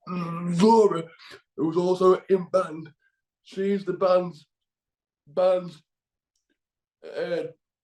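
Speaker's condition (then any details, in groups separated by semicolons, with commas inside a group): Cerebral palsy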